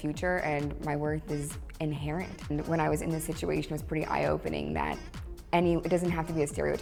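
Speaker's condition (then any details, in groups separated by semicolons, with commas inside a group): No condition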